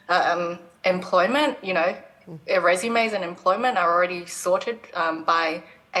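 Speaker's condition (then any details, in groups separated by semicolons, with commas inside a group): No condition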